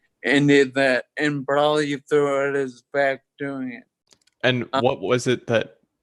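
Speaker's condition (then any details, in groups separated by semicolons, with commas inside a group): Toxic leukoencephalopathy, locked-in syndrome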